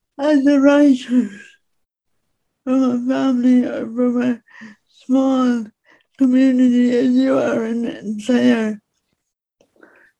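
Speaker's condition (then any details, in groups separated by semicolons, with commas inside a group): Speech impediment; disabled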